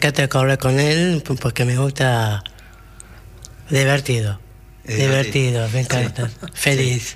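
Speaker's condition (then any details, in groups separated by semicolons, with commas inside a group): Down syndrome; trisomy 21, three copies of chromosome 21 in all body cells; 31 years old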